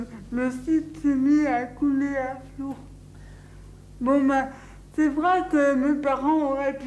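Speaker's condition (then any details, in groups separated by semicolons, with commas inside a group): Cerebral palsy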